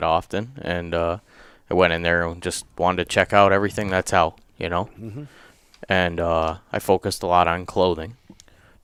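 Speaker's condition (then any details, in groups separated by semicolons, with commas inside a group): No condition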